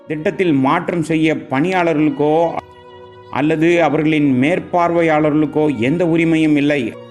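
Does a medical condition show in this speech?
No.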